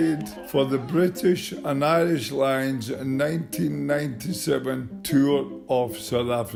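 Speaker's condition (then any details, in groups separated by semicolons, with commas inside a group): Motor neurone disease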